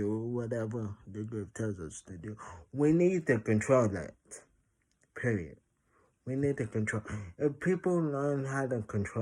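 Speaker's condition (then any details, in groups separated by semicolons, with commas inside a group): Traumatic brain injury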